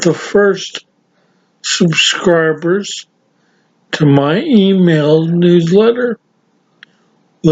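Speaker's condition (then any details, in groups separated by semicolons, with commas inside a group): Severe traumatic brain injury; severe, caused by car wreck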